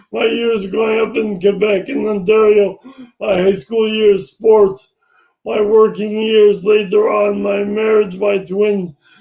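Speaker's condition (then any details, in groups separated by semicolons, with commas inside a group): Brain injury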